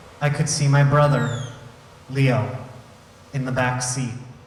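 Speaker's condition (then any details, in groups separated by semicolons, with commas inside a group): No condition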